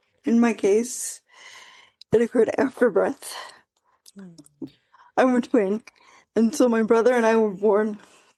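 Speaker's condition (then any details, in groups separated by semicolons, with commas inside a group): Quadriplegic cerebral palsy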